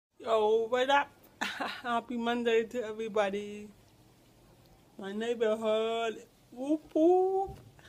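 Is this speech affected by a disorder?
Yes: cerebral palsy.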